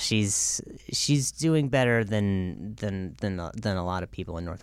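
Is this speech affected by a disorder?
Yes: stutter; significant speech impediment; speaks for a living as stand-up comic; here repeated words, prolonged sounds.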